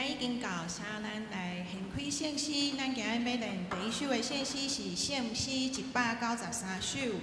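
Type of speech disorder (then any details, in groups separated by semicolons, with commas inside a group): None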